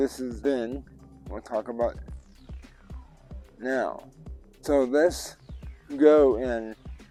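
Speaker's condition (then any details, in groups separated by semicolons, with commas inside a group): Cerebral palsy; tends to mess up words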